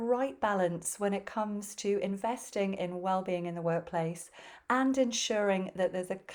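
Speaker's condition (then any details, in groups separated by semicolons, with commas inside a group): No condition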